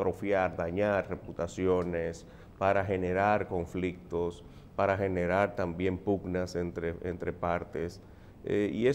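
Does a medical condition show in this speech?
No.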